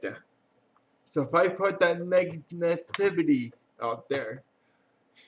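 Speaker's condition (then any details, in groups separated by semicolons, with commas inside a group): Cerebral palsy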